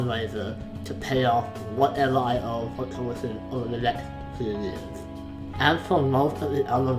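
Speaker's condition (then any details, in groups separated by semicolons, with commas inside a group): Facial palsy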